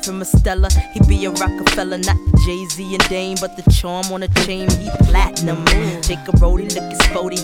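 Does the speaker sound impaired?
No.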